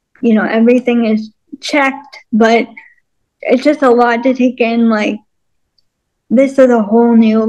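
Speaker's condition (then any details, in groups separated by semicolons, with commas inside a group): Cerebral palsy and multiple sclerosis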